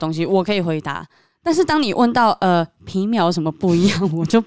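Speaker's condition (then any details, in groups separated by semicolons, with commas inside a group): Cleft lip and palate, submucous cleft palate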